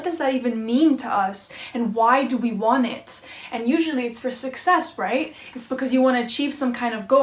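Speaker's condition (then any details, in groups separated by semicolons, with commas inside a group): No condition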